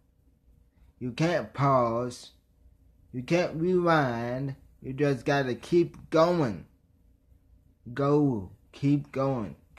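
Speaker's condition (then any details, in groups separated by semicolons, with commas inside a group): Traumatic brain injury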